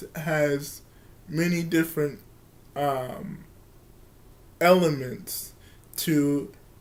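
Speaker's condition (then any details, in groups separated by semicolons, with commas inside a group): Cerebral palsy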